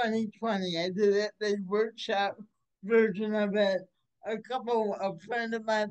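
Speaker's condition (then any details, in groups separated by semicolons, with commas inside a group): Cerebral palsy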